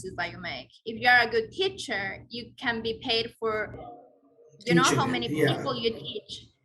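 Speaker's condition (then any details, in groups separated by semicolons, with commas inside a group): No condition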